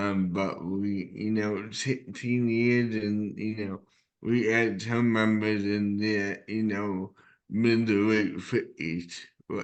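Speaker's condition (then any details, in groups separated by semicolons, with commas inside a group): Cerebral palsy; present from birth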